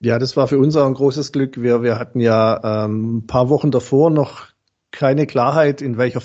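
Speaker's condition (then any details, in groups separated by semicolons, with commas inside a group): No condition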